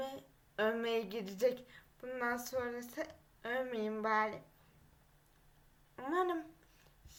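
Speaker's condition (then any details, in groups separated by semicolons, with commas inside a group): Cerebral palsy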